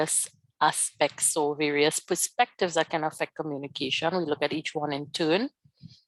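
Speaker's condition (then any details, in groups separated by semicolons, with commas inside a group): No condition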